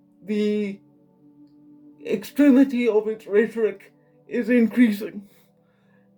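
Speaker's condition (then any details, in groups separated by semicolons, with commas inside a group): Quadriplegic cerebral palsy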